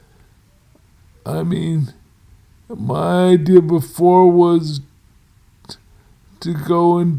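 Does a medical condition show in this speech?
Yes: multiple sclerosis.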